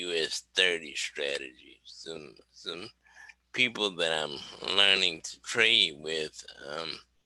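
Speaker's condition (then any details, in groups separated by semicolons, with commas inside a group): Cerebral palsy; wheelchair user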